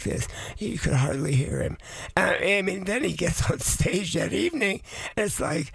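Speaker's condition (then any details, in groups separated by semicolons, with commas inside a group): Voice changed after vocal cord surgery; voice changed since surgery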